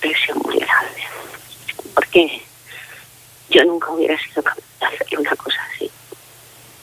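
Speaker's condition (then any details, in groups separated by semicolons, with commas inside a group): Facial palsy; facial palsy after cancer surgery three years ago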